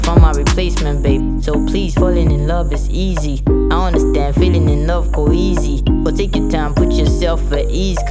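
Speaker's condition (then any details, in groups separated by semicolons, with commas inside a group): No condition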